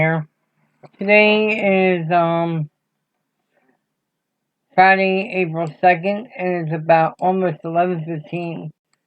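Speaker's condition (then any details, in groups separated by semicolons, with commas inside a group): Cerebral palsy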